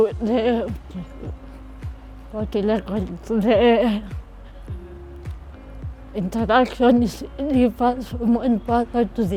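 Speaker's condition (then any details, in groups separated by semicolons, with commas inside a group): Cerebral palsy; since birth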